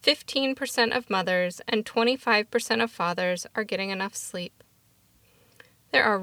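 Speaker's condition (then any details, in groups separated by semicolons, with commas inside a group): No condition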